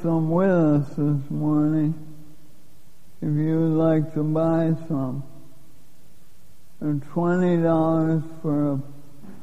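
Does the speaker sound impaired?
Yes: Lou Gehrig's disease; onset with loss of strength first thought due to Parkinson's, given 3 to 5 years to live.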